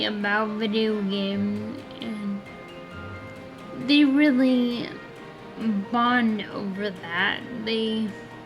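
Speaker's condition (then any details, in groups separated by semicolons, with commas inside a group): Friedreich's ataxia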